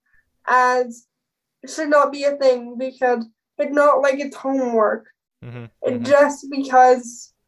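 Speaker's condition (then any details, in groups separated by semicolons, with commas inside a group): Spastic cerebral palsy; spastic cerebral palsy with rare dystonia, all four limbs, more severe than Mihai's; dystonia increases spasms in back and legs, mostly manual wheelchair, powered when unable to push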